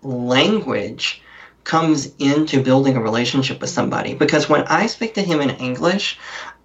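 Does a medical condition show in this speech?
Yes: cleft lip and palate; different, more nasal-sounding voice due to cleft, talks differently.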